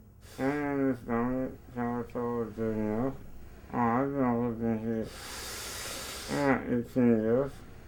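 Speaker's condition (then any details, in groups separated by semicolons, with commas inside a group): Muscular dystrophy; homebound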